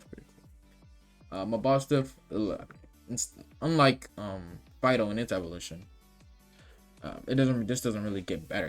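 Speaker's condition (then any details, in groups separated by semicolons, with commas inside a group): No condition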